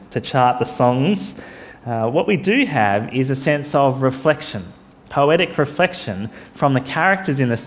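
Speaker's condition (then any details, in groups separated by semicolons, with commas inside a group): No condition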